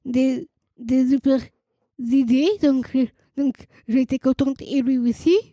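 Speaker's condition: Down syndrome, trisomy 21

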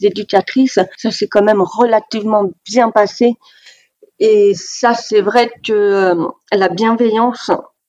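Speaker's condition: Deafness, severe; deaf since childhood, diagnosed age four, hearing aids since four, from extreme prematurity, neonatal resuscitation; oralist, uses some sign language

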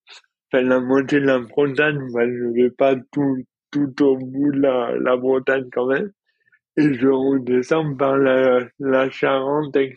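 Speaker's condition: Dystonia; rare neurological dystonia, involuntary muscle contractions, onset in childhood, daily physical effort, heavier for past 5 years; receives injections, more pain before injection, improved balance, no longer falls

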